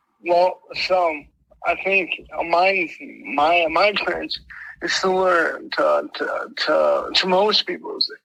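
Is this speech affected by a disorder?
Yes: mild cerebral palsy; speech impediment.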